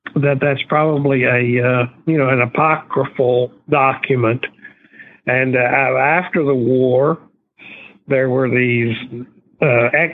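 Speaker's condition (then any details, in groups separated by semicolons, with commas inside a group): No condition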